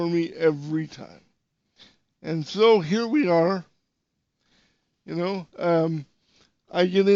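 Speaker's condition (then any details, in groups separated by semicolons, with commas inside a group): Cerebral palsy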